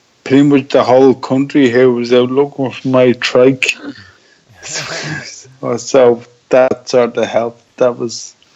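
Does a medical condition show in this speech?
Yes: ataxia; Friedreich's type, balance affected; diagnosed about five years ago, symptomatic since teens; speech affected, must concentrate to speak clearly.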